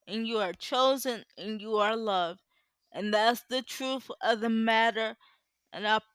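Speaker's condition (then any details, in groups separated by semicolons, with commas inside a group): Cerebral palsy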